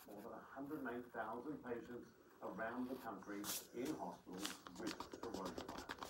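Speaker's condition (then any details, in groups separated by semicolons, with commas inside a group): No condition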